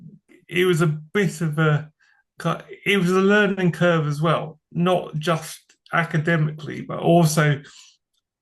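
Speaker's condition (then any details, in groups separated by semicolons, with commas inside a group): Cerebral palsy; from birth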